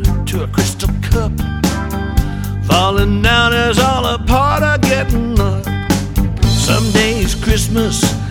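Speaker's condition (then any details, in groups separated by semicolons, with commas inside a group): No condition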